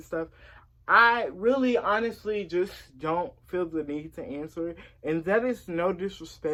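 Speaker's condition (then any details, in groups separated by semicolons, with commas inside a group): Cerebral palsy; since early childhood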